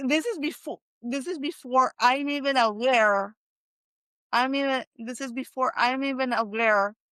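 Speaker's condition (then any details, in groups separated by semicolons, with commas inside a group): Quadriplegic cerebral palsy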